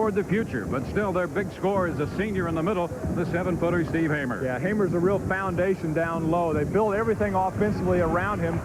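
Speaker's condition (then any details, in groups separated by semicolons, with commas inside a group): No condition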